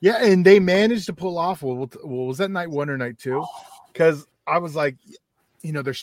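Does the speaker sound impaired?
No.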